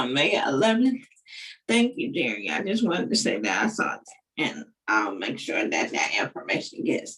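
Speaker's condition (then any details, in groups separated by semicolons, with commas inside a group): Cerebral palsy; uses wheelchair or mobility device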